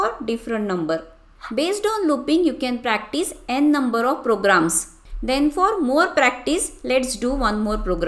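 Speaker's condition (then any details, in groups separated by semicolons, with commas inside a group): No condition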